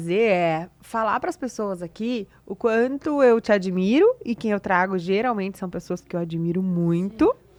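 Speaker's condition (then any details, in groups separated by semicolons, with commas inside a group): No condition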